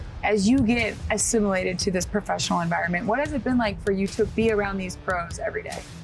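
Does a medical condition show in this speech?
No.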